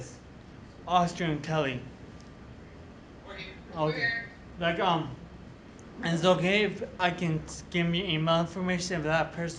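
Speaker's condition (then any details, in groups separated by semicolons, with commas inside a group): Traumatic brain injury; walking now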